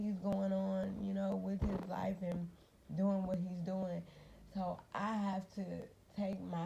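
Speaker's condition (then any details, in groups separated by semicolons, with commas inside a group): Cerebral palsy; spastic cerebral palsy from birth, lower body, tight muscles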